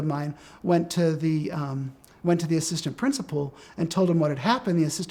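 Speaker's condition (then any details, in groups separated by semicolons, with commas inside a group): No condition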